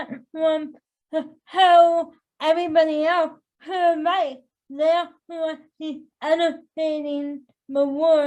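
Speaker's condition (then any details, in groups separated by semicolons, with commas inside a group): Quadriplegic cerebral palsy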